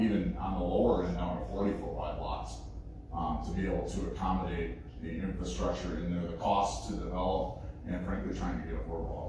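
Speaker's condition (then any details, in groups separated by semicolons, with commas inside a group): No condition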